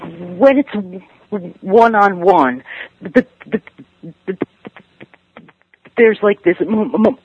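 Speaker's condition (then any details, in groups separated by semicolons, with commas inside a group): Stuttering; stuttering at ages 10 to 15; stays with stutter rather than changing words, speech tools mentally exhausting, hard to focus on message; repeated sounds, blocks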